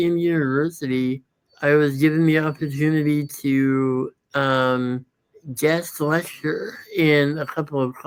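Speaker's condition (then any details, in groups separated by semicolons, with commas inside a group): Muscular dystrophy; congenital muscular dystrophy, scoliosis surgery, tracheostomy, feeding tube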